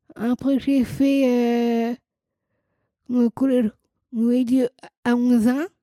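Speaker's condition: Down syndrome, trisomy 21

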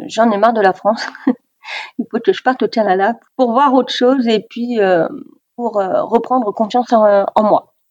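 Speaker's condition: Deafness, severe; oralist, uses some sign language

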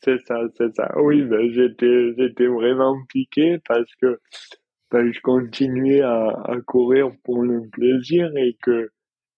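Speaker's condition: Dystonia; more pain before injection

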